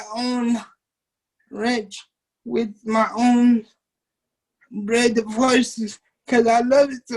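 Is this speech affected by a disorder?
Yes: cerebral palsy; uses wheelchair.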